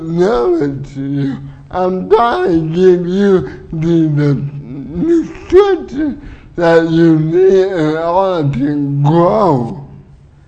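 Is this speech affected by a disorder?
Yes: cerebral palsy; 15 minutes without breathing, oxygen lack damaged left brain, uses wheelchair, body constantly fights back; speech a little unclear; a little difficult.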